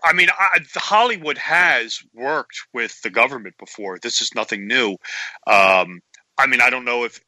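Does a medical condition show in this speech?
No.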